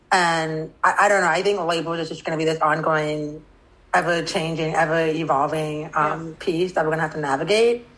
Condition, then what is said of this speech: Deafness. Because yes, I'm deaf, but I have the tools and I choose to utilize the tools to participate in this voice speaking world.